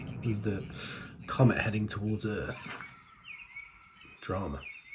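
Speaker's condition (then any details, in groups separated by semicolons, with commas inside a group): No condition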